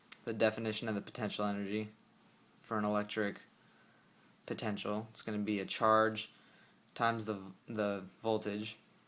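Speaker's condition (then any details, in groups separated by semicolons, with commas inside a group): No condition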